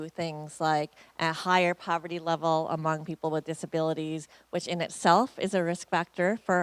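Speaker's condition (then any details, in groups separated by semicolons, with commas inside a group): No condition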